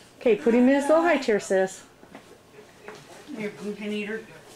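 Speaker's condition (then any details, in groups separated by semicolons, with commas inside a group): No condition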